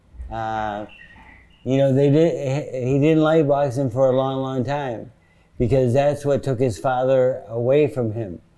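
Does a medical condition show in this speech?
Yes: Parkinson's disease; sometimes.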